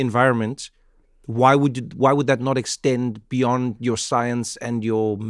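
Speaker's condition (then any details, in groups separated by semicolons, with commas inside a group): No condition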